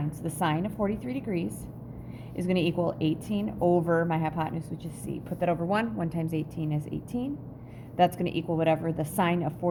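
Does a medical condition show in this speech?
No.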